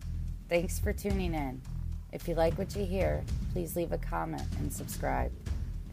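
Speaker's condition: No condition

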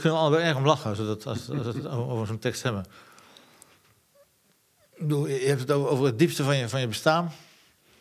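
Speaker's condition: Parkinson's disease; speaks with difficulty

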